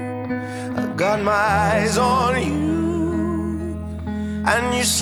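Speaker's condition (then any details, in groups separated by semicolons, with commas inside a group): No condition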